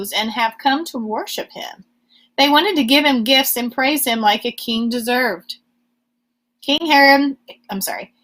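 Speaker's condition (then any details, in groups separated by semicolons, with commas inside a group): No condition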